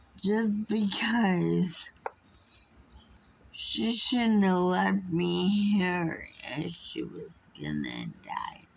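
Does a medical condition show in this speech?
Yes: Friedreich's ataxia.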